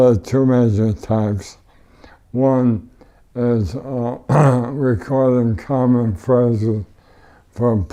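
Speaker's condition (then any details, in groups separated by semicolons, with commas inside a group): ALS; power wheelchair, no tracheostomy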